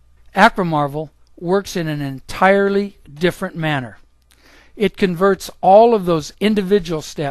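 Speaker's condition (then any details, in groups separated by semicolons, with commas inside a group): No condition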